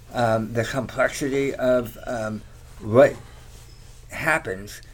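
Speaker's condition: Tongue cancer surgery; slight slur, talks okay

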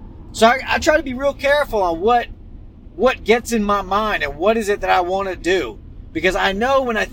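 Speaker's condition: No condition

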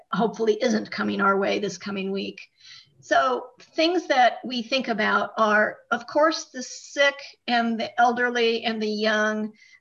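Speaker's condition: No condition

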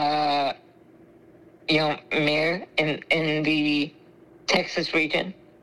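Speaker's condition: Spinal muscular atrophy; congenital, terminal, given 10 years to live, feeding tube, ventilator, cough assist, suction machine, nebulizers, CPT vest; trouble chewing and swallowing, high choking risk, secretions stay in lungs, fluids via feeding tube

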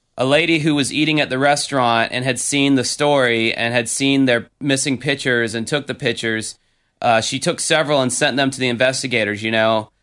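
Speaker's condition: No condition

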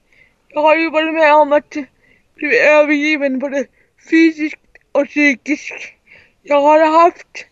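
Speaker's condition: Cerebral palsy, severe

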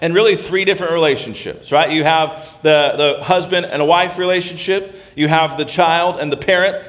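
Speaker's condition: No condition

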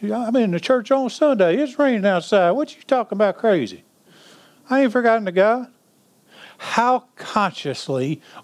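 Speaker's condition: No condition

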